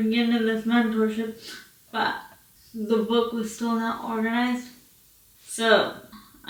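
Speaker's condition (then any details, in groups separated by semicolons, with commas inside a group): Cerebral palsy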